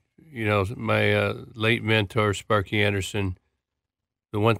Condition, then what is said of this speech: Parkinson's disease. You learned how to do movements and to correct your posture, and you learned how to correct your voice and utilize that properly.